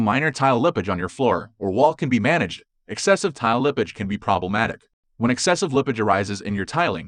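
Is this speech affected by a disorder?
No.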